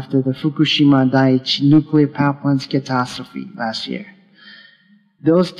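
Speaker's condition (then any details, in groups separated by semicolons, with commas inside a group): No condition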